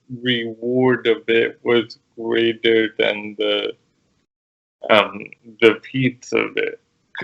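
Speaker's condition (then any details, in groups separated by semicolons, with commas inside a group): Cerebral palsy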